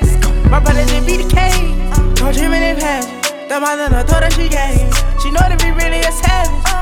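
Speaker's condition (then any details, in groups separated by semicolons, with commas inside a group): No condition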